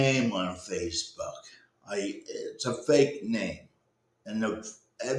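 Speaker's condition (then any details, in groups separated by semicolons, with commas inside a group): Cerebral palsy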